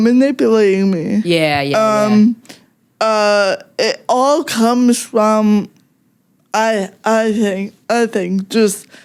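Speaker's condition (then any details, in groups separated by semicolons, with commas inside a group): Cerebral palsy; speech most affected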